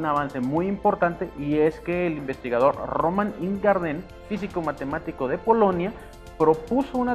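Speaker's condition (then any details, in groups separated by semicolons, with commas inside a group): No condition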